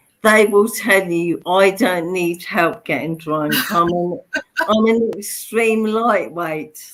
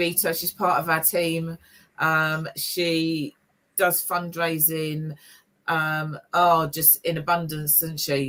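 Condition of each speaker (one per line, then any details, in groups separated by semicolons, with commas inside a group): Motor neurone disease; bulbar onset, mouth, speech and swallowing, feeding tube; slowly progressing, still mobile, very tired; voice most affected, no vocal power, swallowing and eating affected
No condition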